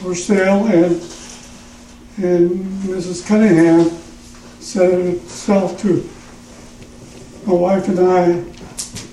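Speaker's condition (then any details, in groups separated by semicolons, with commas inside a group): Parkinson's; trouble in the throat when speaking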